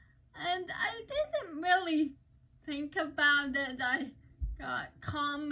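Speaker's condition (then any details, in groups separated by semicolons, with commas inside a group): Cerebral palsy; uses crutches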